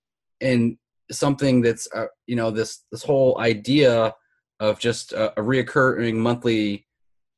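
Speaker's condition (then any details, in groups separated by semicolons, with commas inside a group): No condition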